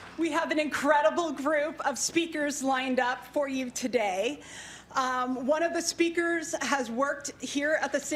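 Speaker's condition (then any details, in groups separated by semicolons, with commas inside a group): No condition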